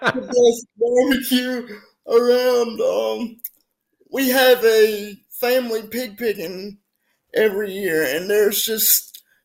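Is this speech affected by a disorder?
Yes: spastic quadriplegic cerebral palsy; from birth, fully wheelchair bound, cannot move self, affects muscle tone; speech sometimes affected if not careful.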